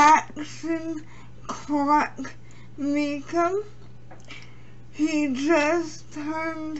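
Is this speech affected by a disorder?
Yes: cerebral palsy.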